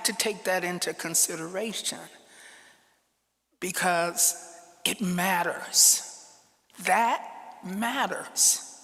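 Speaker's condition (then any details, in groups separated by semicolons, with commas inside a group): No condition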